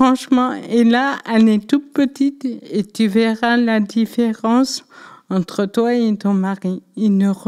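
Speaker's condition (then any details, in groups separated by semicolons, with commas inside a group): Cerebral palsy; affects left side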